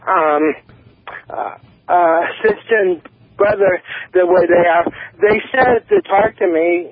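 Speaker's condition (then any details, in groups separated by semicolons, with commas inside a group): Cerebral palsy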